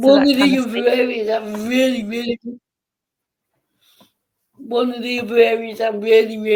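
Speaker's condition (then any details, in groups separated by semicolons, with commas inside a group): Cerebral palsy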